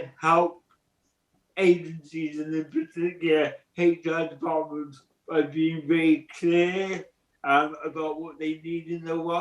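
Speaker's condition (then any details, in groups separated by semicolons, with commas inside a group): Cerebral palsy; present from birth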